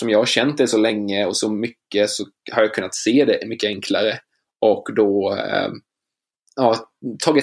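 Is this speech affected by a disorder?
Yes: stuttering; stuttering with earlier fear of speaking, no adult stuttering therapy, only CBT with deliberate stuttering exposure; stutters at times, responds calmly and moves on without getting stuck; stuttered on own name when introducing self, earlier practised deliberate stuttering in introductions; here blocks.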